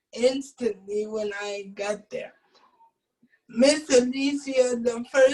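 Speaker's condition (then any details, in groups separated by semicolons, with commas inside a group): Cerebral palsy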